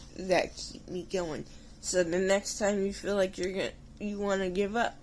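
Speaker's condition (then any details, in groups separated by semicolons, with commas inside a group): Cerebral palsy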